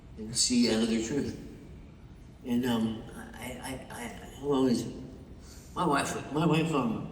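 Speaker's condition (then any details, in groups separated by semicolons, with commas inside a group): Parkinson's; over seven years since diagnosis; loses train of thought mid-sentence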